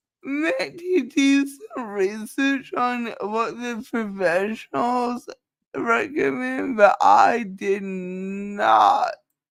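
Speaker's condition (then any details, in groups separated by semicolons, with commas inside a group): Cerebral palsy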